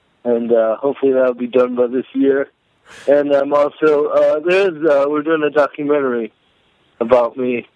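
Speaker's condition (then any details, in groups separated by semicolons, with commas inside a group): Cerebral palsy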